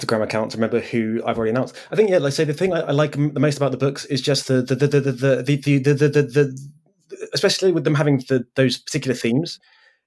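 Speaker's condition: Stutter; speech impediment; disfluent moment noted during this recording; makes recording podcasts difficult, still runs own podcast; repeated words

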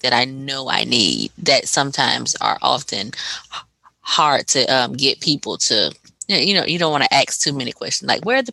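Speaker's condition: No condition

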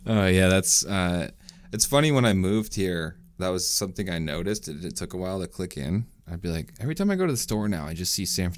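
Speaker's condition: No condition

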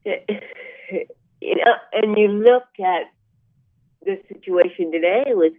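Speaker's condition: Cerebral palsy; ungraceful movement

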